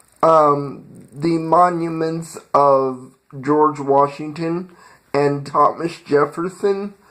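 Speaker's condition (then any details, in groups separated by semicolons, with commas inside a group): Cerebral palsy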